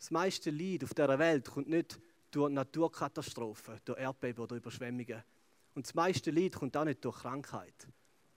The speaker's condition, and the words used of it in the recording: No condition.